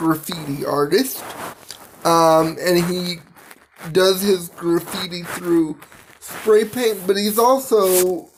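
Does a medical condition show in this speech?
Yes: cerebral palsy.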